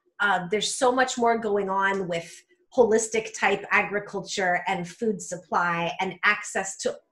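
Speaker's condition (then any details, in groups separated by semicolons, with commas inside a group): No condition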